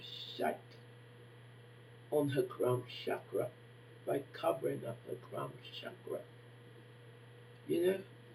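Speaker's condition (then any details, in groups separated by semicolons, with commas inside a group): Facial palsy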